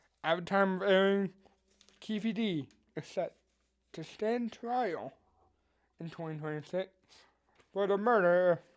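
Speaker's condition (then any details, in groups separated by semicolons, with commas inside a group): Cerebral palsy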